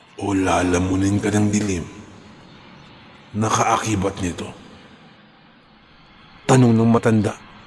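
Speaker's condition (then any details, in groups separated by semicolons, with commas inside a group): No condition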